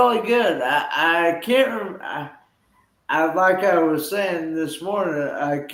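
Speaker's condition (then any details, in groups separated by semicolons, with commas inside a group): Cerebral palsy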